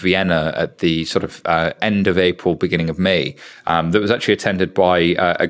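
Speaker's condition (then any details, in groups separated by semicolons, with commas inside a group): No condition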